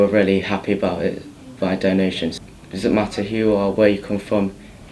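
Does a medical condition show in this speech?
No.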